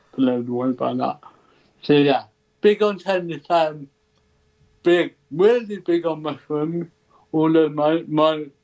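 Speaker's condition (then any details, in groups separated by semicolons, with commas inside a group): Cerebral palsy; ataxic type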